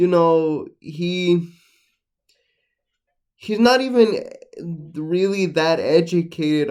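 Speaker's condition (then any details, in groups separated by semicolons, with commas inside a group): Cerebral palsy, mixed, mild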